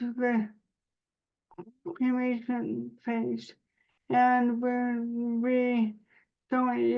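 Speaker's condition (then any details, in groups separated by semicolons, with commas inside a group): Cerebral palsy; spasticity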